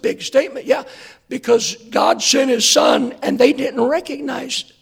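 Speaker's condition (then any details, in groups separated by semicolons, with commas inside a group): Hoarseness after vocal cord surgery; hard to hear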